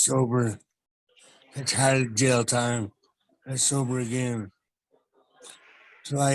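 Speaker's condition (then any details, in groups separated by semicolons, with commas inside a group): Traumatic brain injury; car crash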